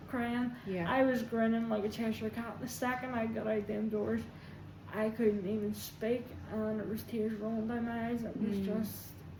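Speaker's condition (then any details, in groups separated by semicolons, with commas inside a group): Quadriplegic cerebral palsy; most severe type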